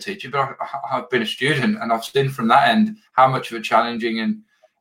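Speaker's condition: No condition

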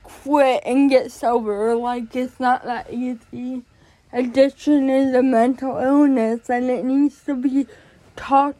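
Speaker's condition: Cerebral palsy; born addicted

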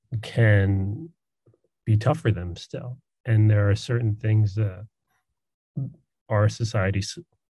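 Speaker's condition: Stutter; markedly less coherent speech around age 20 to 21; still stutters, speech more conversational and coherent than in early twenties; blocks, repetitions, pauses while speaking, otherwise conversational and coherent; prolonged sounds, blocks

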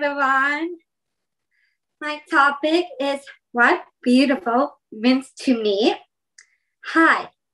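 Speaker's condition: Down syndrome; extra chromosome

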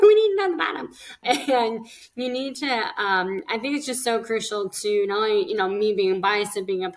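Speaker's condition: Cleft lip and palate; several facial surgeries

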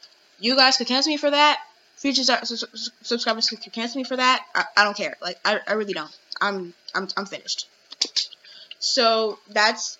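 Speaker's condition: Speech impediment (stutter); may stutter while speaking, says needs tongue twisters; repeated sounds, prolonged sounds

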